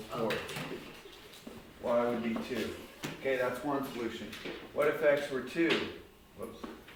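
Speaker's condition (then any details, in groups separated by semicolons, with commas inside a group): No condition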